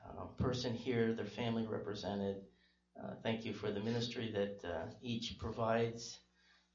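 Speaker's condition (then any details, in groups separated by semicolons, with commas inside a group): No condition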